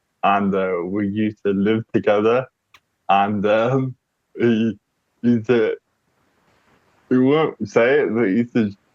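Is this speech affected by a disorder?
Yes: cerebral palsy.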